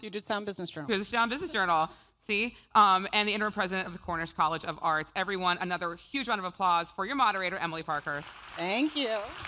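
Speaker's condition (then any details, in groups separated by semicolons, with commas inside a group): No condition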